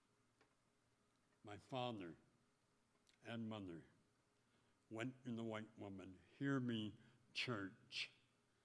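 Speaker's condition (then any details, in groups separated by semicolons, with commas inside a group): Speech impediment; could not speak or chew in childhood, first operation in North Dakota, 17 surgeries, 6 years of therapy; taught tongue movement at 12, voicing with clothespin on nose, mirror under lips, impediment recognizable on radio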